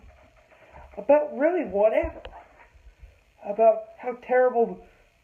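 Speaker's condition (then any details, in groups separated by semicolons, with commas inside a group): Cerebral palsy; heavily altered breathing patterns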